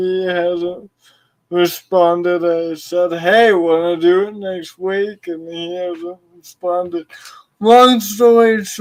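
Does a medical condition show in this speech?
Yes: cerebral palsy.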